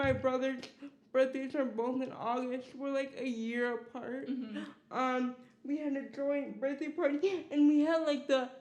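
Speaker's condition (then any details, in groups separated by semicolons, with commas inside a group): Cerebral palsy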